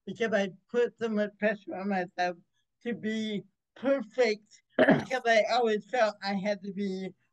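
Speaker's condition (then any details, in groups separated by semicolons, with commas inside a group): Cerebral palsy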